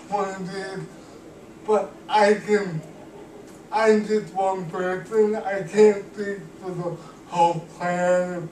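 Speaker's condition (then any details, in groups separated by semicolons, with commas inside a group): Cerebral palsy; cannot walk, uses wheelchair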